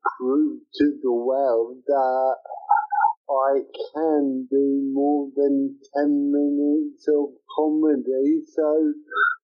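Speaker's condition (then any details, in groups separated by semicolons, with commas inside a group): Cerebral palsy; from birth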